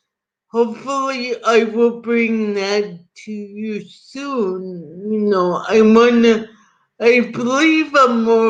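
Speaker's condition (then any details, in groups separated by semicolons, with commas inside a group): Cerebral palsy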